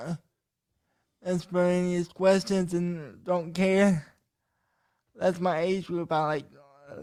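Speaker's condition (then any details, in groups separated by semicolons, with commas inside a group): Cerebral palsy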